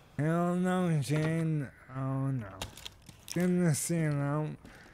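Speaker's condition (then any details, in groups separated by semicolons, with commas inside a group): ALS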